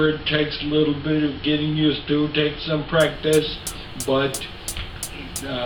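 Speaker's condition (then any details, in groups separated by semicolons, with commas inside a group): Ataxia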